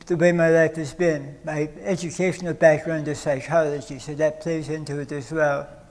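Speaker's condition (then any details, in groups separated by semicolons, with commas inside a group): Stage 4 oral cancer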